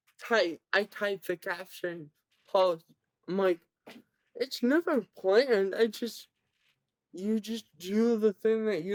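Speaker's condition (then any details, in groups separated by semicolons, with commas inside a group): Cerebral palsy; present from birth, severe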